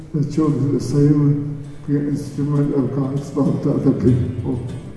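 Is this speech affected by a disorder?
Yes: cerebral palsy; speech.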